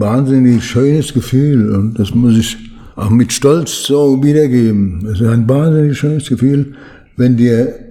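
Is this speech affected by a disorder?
Yes: Parkinson's disease; slowed movements.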